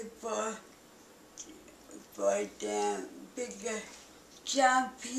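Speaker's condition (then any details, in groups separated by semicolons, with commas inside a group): Cerebral palsy; balance and speech most affected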